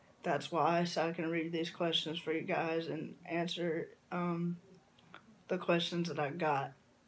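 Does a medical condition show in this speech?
Yes: cerebral palsy; from birth.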